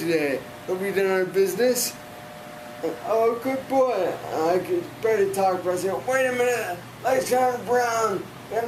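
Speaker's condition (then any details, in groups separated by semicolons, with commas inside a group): Severe brain injury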